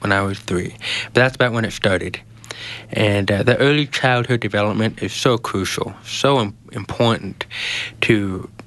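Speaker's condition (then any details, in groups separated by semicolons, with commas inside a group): Genetic hearing loss; hearing aid, earlier body aid, twelve years speech and listening therapy, Child Shall Speak program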